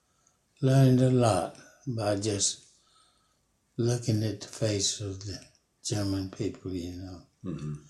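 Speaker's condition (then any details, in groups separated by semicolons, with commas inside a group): Parkinson's; no broken bones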